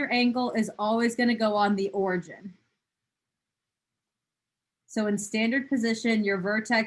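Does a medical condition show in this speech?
No.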